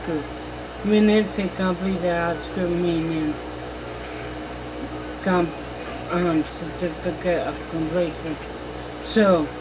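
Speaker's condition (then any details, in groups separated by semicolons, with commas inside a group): Mild cerebral palsy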